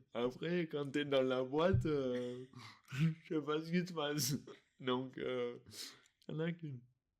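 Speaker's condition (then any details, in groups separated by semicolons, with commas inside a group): Dystonia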